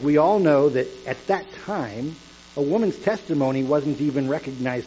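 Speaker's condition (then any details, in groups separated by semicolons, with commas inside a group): No condition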